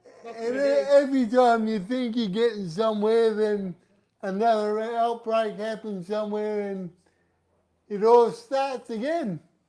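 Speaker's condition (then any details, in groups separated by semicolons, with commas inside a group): Cerebral palsy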